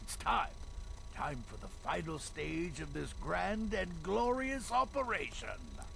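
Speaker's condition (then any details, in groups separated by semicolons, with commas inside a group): No condition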